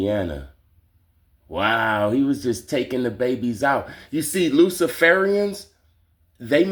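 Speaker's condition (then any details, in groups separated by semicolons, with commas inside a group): No condition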